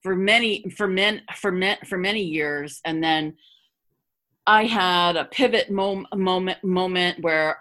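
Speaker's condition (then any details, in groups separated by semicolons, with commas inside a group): Stuttering; formerly covert, later more open after emotional pivot, learned term at Covert Stuttering Exposed workshop; formerly anticipated feared words and substituted alternatives, found hiding exhausting; repeated sounds, repeated words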